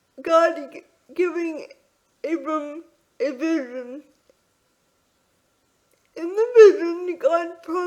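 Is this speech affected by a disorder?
Yes: quadriplegic cerebral palsy.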